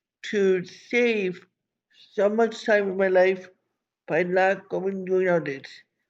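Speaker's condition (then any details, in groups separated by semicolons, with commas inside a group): Cerebral palsy; from birth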